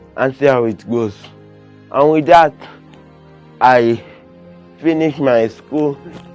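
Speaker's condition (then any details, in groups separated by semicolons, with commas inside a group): Cerebral palsy; limits movement and coordination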